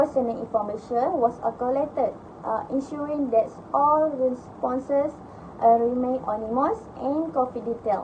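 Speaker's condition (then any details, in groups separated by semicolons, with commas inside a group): No condition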